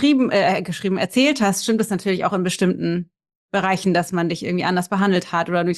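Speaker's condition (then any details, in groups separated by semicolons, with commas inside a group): No condition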